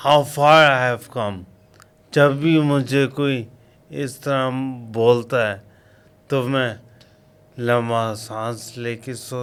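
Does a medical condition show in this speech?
Yes: coma after road accident.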